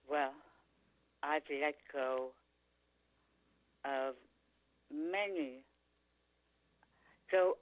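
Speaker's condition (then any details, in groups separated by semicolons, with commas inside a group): Tongue cancer; two surgeries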